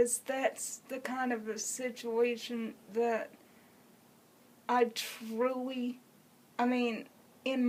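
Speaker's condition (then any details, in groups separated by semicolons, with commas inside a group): Cerebral palsy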